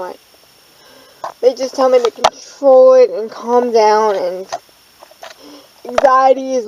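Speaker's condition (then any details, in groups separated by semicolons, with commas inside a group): Cerebral palsy, dystonic hemiplegia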